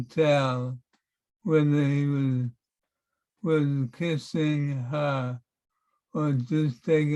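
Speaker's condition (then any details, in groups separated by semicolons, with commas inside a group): Parkinson's; affects handwriting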